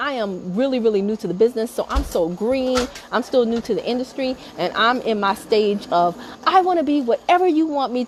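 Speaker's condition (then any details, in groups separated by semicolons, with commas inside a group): No condition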